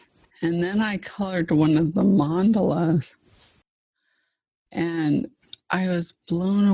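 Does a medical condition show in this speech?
Yes: ALS (Lou Gehrig's disease).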